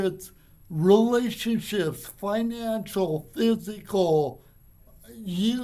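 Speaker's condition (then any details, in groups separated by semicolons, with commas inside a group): Cerebral palsy; from birth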